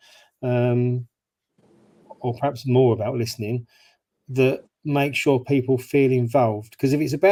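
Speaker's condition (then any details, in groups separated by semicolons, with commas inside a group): No condition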